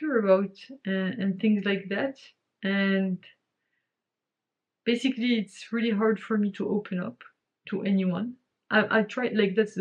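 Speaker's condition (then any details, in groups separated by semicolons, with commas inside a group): No condition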